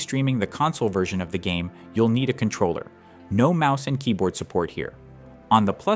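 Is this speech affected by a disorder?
No.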